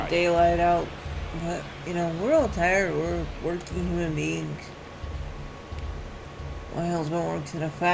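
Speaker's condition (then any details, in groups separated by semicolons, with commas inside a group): Cerebral palsy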